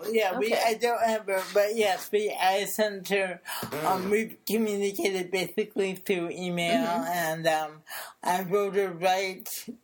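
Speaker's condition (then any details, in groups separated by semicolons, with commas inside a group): Cerebral palsy; since birth, affects speech and body movement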